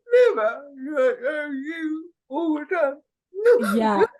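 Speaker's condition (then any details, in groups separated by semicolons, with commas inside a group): Cerebral palsy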